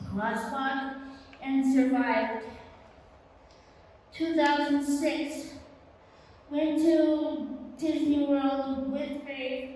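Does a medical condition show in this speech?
Yes: spastic quadriplegic cerebral palsy.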